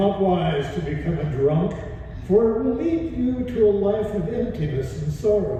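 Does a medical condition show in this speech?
No.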